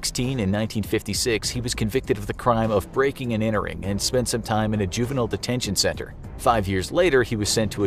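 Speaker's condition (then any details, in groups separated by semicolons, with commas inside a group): No condition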